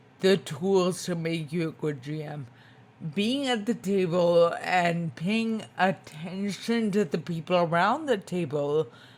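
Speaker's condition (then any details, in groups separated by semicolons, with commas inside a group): Spinocerebellar ataxia type 2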